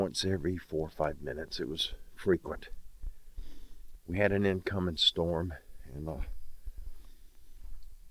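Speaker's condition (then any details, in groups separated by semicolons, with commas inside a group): No condition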